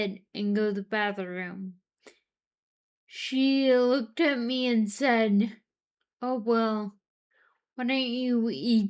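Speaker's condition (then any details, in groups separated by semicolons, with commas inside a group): Friedreich's ataxia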